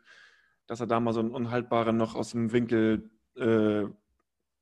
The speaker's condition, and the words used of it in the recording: None; typical speech.